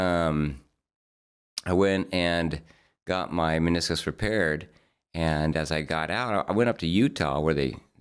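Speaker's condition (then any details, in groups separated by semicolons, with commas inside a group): No condition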